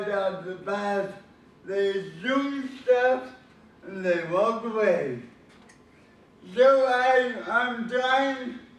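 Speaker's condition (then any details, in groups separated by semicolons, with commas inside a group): Cerebral palsy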